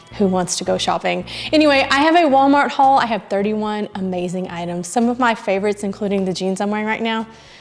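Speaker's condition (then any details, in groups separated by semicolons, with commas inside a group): No condition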